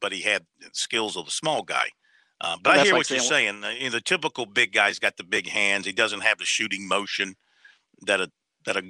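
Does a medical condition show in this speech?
No.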